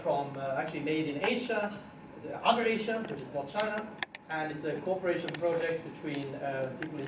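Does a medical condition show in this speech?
No.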